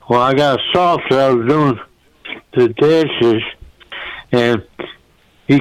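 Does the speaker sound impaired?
Yes: speech impediment; deaf in left ear from accident.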